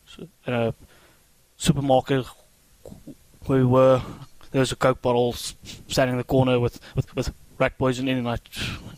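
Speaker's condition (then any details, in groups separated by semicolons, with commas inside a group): Stutter; childhood onset after rat poison ingestion, hospitalized, first blamed on nerve damage, later found genetic; about 29 years since onset, told not curable, educated by Dr. Bird at Blank Center; severe in childhood, withdrew socially, avoided public speaking and answering telephone; repeated sounds, repeated words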